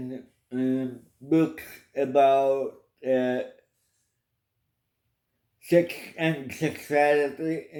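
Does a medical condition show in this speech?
Yes: cerebral palsy.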